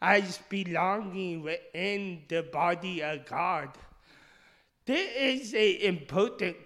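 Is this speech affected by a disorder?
Yes: speech impediment; speech impediment since childhood, initially misdiagnosed.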